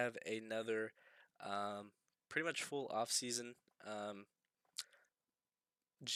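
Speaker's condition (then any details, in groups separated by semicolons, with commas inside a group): No condition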